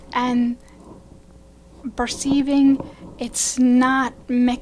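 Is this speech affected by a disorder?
Yes: aphasia; aphasia after stroke, member of stroke comeback center in vienna, virginia; words vivid in head but come out garbled aloud, feels worse from greater awareness of errors.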